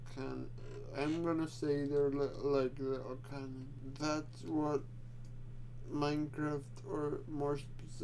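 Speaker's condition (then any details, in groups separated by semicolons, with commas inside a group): Quadriplegic cerebral palsy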